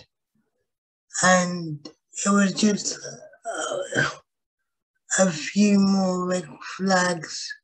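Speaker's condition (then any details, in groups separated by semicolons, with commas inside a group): Cerebral palsy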